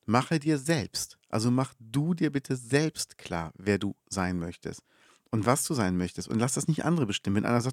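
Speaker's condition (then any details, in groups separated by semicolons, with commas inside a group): No condition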